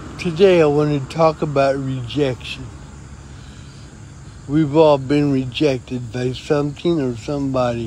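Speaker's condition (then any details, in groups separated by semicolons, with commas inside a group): Cerebral palsy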